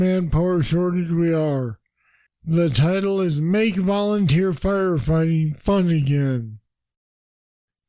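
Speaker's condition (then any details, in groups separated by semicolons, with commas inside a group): Parkinson's disease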